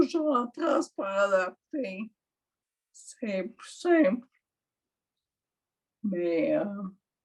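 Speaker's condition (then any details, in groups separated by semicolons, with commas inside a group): Mild dysarthria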